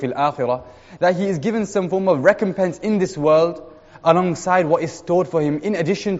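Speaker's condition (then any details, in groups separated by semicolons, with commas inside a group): No condition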